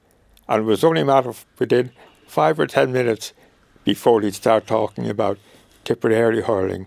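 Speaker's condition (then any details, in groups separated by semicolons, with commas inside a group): Motor neuron disease; about 5.5 years since diagnosis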